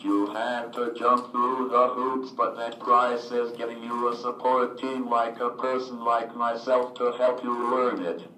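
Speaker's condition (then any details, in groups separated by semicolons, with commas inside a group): Cerebral palsy, athetoid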